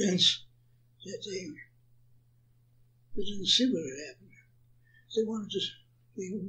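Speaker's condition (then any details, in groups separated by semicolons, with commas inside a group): Parkinson's; attributed to Agent Orange exposure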